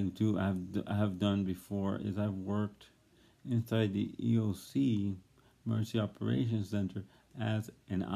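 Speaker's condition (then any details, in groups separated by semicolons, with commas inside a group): Cerebral palsy; brain injury, wheelchair user; voice clear and normal, occasional stutter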